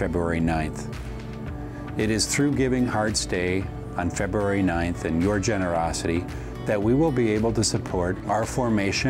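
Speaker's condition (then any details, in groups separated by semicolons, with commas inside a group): No condition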